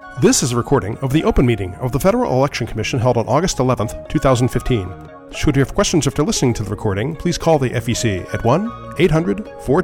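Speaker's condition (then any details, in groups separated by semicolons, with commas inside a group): No condition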